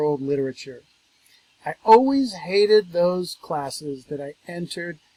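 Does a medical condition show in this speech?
No.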